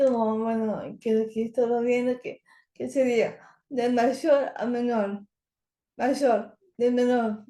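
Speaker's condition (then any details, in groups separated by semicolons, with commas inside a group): Cerebral palsy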